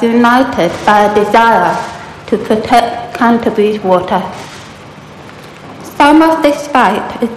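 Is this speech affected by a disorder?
Yes: profound deafness; profound deafness since early childhood, found at 2.5 years by kindergarten teachers, large hearing aids in body harness; New Zealand Sign Language interpreters in gallery during speech; without speech at 2.5 years, mother taught basic speech before school, Mary Hare School for deaf.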